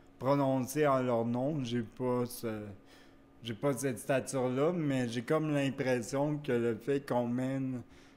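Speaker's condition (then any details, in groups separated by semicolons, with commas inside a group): Cerebral palsy; wheelchair use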